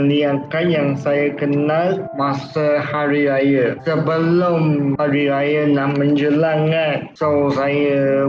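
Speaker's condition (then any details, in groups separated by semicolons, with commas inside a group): Cerebral palsy; from birth, one arm and leg weak, cannot walk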